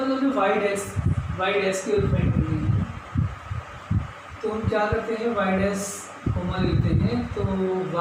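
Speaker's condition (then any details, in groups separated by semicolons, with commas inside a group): No condition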